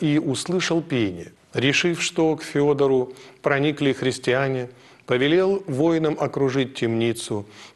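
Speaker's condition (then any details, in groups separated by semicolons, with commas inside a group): No condition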